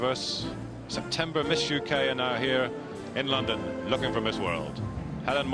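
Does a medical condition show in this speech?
No.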